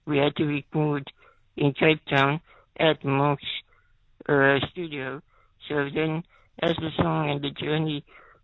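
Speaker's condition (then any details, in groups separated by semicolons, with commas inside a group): Spinal muscular atrophy, type 2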